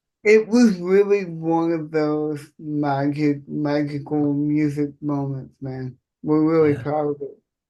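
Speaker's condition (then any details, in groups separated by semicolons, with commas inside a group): Cerebral palsy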